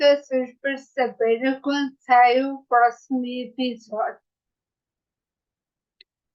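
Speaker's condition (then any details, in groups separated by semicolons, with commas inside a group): Ataxia after brain injury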